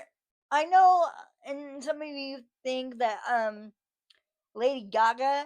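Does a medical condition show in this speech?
Yes: cerebral palsy, spastic.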